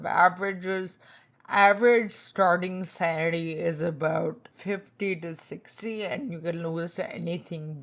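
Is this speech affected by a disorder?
Yes: spinocerebellar ataxia type 2, SCA2; tongue.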